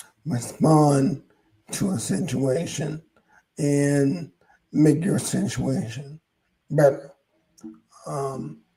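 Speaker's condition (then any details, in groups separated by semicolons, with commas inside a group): ALS; hoarse voice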